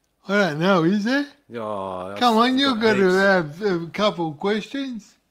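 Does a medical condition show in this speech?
Yes: cerebral palsy.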